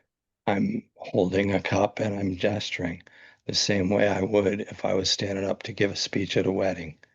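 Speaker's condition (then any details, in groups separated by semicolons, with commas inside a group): ALS; brain-computer interface implant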